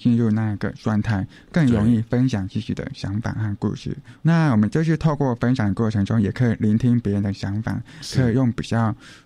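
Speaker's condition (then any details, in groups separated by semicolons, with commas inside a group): Hearing impairment; uses hearing aids; wears hearing aids; host hints hearing loss may be audible to listeners, says can speak well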